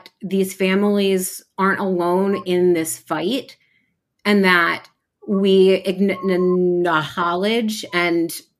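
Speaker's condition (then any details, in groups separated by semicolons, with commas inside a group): Stuttering; variable stuttering, formerly preoccupied with which words would be easier to say, helped by stuttering community; amount of stuttering, feeling stuck and physical tension fluctuate, stutters openly; prolonged sounds, blocks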